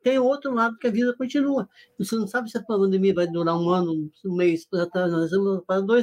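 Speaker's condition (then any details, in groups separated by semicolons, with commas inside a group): Parkinson's disease; facial rigidity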